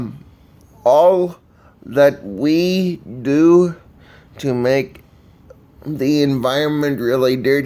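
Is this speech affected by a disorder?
Yes: cerebral palsy.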